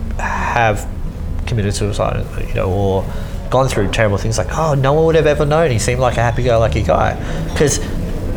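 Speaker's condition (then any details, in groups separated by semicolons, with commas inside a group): Cleft lip and palate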